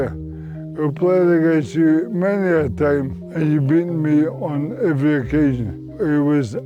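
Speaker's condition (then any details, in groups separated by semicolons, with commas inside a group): Motor neurone disease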